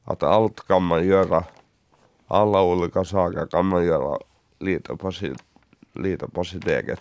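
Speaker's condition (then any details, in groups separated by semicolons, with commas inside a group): Cerebral palsy; uses wheelchair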